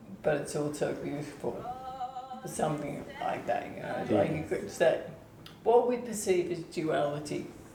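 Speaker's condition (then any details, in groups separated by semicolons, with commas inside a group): ALS/MND; onset foot drop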